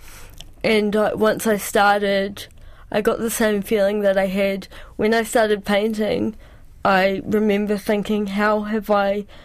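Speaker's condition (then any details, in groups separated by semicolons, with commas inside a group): Cerebral palsy; cerebral palsy since childhood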